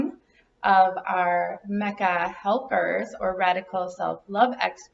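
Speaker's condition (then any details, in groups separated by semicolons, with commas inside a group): No condition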